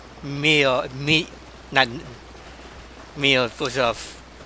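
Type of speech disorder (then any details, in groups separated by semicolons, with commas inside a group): Verbal apraxia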